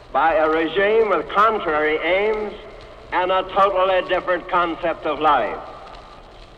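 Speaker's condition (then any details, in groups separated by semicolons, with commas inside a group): No condition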